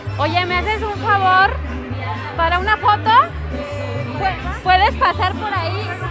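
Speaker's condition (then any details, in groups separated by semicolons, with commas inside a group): No condition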